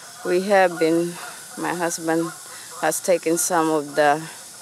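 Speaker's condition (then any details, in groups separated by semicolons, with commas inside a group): No condition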